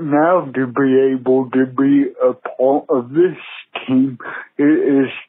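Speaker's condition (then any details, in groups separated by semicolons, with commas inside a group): Cerebral palsy; cerebral palsy present from birth, unable to play sports growing up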